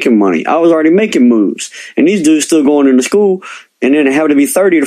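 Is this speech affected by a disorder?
Yes: cleft lip and palate; present from birth.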